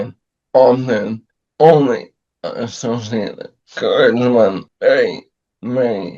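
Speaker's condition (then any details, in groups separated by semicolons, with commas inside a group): ALS; about two years since onset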